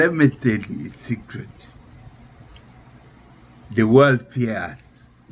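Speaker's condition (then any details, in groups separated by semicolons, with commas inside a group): Neurological disease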